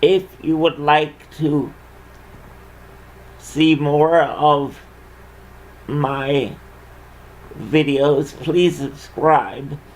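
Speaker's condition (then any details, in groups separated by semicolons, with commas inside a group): Cerebral palsy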